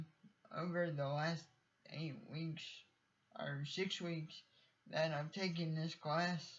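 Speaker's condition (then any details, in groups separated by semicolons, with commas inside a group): Cerebral palsy; from birth, uses wheelchair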